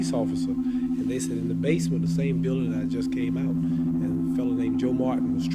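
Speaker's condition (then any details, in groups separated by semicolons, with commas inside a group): No condition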